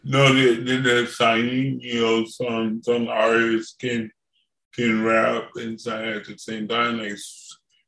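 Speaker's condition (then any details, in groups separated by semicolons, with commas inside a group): Cerebral palsy; from birth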